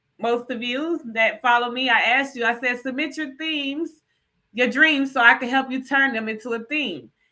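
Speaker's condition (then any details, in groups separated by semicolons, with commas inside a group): No condition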